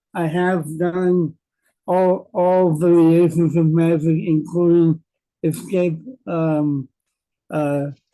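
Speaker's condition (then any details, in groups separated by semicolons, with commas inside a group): Cerebral palsy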